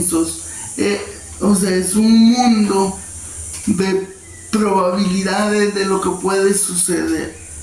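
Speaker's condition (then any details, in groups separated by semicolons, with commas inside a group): Cerebral palsy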